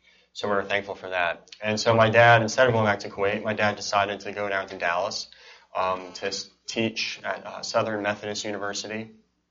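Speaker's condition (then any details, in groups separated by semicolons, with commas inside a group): Cleft palate and cleft lip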